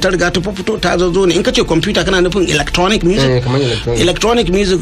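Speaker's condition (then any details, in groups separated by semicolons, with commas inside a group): No condition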